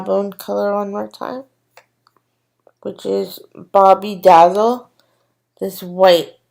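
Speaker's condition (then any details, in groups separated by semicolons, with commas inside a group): Cerebral palsy; physical disability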